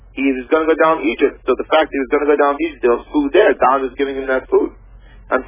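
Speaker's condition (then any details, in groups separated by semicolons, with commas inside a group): No condition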